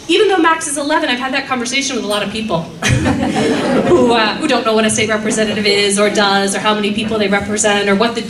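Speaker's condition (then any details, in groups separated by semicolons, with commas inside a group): No condition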